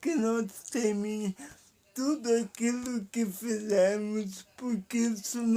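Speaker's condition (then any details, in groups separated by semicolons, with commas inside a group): Paralysis; speech impairment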